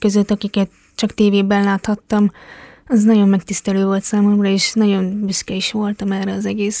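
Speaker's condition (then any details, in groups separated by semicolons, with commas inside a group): Hearing impairment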